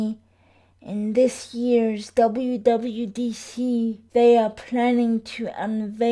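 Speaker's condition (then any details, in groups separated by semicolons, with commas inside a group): Cerebral palsy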